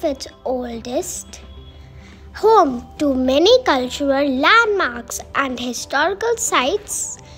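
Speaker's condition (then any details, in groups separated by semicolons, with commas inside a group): No condition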